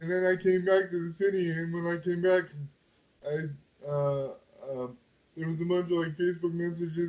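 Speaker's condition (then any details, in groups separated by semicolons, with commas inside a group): Quadriplegic cerebral palsy; wheelchair user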